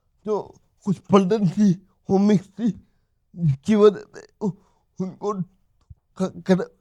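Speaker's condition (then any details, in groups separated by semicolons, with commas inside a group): Cerebral palsy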